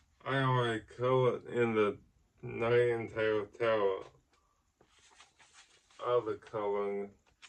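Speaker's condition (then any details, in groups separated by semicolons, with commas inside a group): Ataxic cerebral palsy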